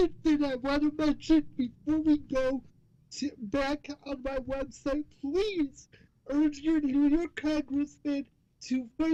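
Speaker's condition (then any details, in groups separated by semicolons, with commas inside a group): Cerebral palsy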